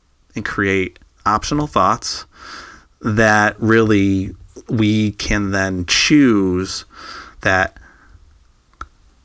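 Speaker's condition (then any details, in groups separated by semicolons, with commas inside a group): Stuttering; onset in childhood; prolonged sounds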